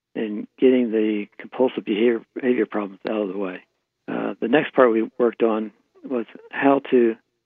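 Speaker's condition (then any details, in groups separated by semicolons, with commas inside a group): Parkinson's disease; on carbidopa levodopa, tremors gone, functioning almost normally, Requip and other dopamine agonists tried earlier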